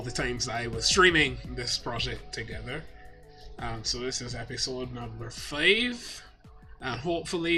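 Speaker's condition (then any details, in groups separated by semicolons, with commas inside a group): No condition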